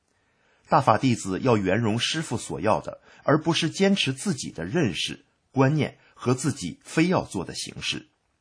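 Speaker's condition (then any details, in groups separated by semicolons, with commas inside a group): No condition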